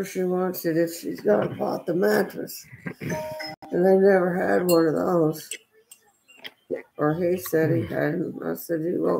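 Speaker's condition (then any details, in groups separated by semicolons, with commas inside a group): Cerebral palsy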